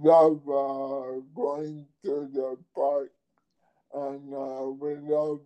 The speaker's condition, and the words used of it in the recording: ALS (motor neuron disease). So I want you, the audience, to pay very close attention to what he's saying, because his voice box is going and he sludges a little when he speaks.